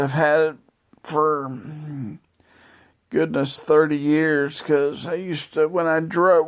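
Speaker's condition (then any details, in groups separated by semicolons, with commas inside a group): Multiple sclerosis; wheelchair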